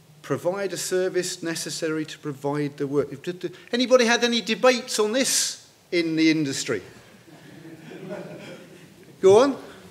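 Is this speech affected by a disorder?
No.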